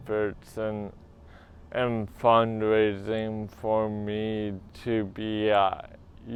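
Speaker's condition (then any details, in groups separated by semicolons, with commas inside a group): Cerebral palsy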